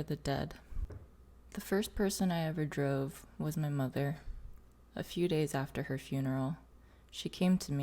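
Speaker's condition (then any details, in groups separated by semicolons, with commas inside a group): No condition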